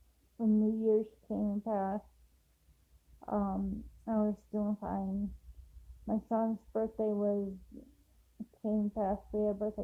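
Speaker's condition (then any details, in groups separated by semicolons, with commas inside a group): Cerebral palsy; affects walking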